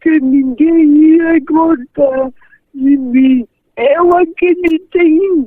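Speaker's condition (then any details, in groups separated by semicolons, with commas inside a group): Cerebral palsy; cerebral palsy since infancy, walking difficulty; speaks with difficulty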